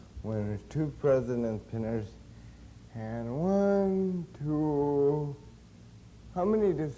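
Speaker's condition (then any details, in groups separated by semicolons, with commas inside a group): Cerebral palsy; since birth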